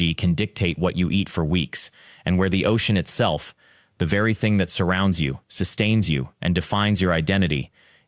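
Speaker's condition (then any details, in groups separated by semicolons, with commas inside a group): No condition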